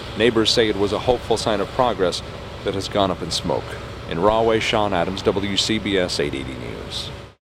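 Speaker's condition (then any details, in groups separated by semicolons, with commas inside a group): No condition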